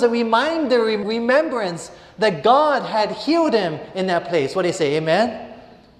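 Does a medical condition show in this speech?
No.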